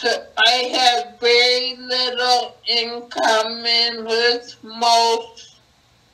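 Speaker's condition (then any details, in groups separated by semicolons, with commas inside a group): Acquired brain injury; tracheostomy for breathing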